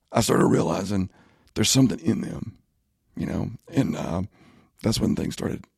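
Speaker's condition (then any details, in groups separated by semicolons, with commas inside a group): Spasmodic dysphonia; asks listeners to excuse voice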